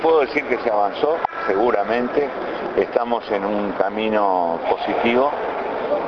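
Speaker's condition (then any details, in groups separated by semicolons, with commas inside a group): No condition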